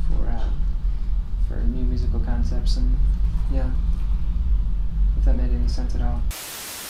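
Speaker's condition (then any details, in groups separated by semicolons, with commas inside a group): No condition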